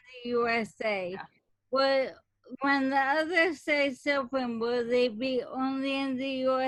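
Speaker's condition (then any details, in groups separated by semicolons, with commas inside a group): ALS; audibly altered speech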